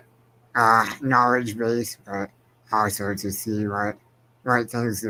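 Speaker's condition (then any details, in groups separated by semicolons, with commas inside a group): Spinal muscular atrophy; progressive, wheelchair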